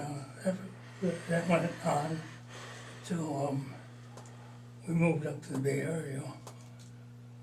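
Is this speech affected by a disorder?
Yes: Parkinson's disease; mild, about four years.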